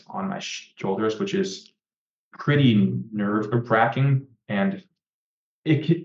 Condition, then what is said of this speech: Stuttering. I'd say mine is probably more severe, but it's pretty similar.